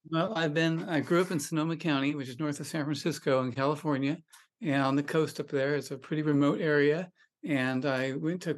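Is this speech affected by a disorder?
Yes: Parkinson's disease; onset at about 35, pinky tremor first, suspected perchlethrin exposure, UCSF deep brain stimulation, chest pacemaker.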